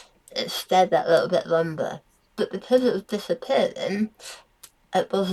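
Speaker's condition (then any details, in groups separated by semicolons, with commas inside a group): Tongue cancer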